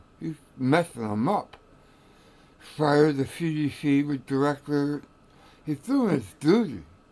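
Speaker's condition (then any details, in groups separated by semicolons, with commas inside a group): Tongue cancer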